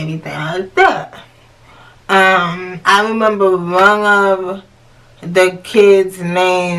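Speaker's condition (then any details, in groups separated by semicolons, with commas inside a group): Cerebral palsy; hard of hearing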